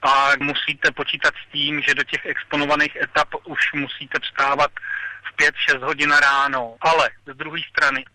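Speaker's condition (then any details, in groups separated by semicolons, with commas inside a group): No condition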